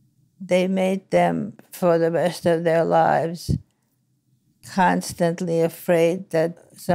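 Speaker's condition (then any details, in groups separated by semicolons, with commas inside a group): Parkinson's disease; word-finding difficulty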